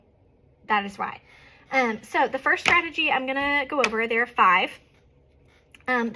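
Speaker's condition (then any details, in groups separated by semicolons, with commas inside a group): No condition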